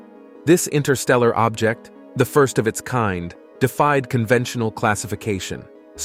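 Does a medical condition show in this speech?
No.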